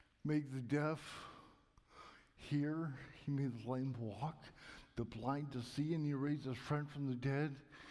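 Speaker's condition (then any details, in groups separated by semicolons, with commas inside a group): Cerebral palsy; may be hard to understand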